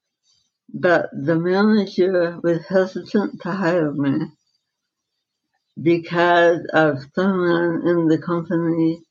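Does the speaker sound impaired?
Yes: dystonia; encephalitis at 4, secondary dystonia, almost no hand, arm use, left-side brain surgery at 17; progressive, losing muscle control, severe hearing loss, hearing aids, lip reading, types with mouth; slight speech impediment.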